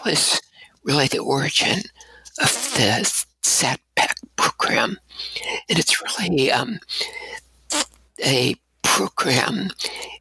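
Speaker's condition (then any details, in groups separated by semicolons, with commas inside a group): Abductor spasmodic dysphonia; last 12 years ago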